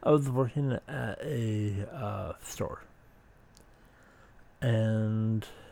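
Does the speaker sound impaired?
Yes: speech impediment.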